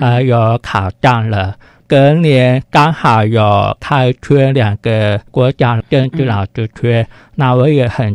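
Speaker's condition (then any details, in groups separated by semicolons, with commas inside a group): Hearing impairment; congenitally deaf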